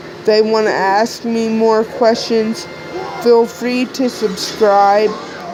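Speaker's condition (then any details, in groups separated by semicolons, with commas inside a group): Cerebral palsy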